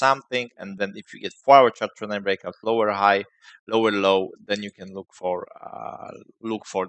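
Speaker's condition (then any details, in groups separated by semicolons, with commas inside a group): No condition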